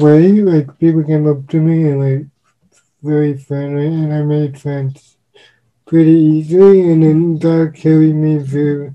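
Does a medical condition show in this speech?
Yes: cerebral palsy; present from birth, uses wheelchair.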